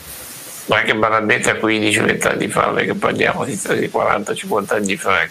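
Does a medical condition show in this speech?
Yes: Duchenne muscular dystrophy; genetic Duchenne muscular dystrophy, diagnosed around age six and a half; uses breathing ventilator, also during daytime; ventilator enables speaking and more autonomous breathing.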